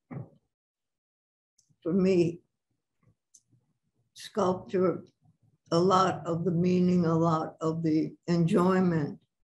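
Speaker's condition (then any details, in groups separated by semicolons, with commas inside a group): Parkinson's; about six years since onset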